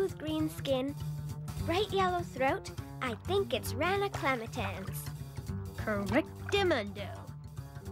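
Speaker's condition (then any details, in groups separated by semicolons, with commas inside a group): No condition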